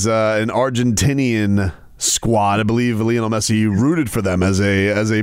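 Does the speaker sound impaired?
No.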